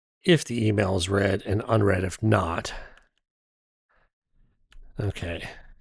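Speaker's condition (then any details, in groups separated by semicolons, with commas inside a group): No condition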